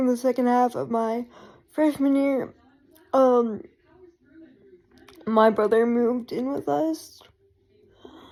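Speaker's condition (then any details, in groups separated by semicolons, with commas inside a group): Cerebral palsy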